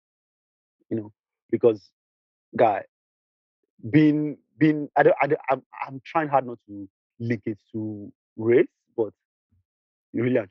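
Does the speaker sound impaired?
Yes: stuttering; mild stutter; spoke too fast; here repeated sounds, repeated words, blocks.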